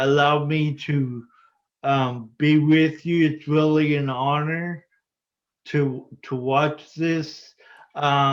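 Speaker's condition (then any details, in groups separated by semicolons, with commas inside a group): Spinocerebellar ataxia type 14, SCA14; speech affected, may be hard to understand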